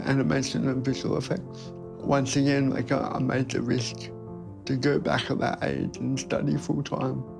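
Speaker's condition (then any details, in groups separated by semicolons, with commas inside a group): Cerebral palsy; no speech until age 5 or 6, insufficient breath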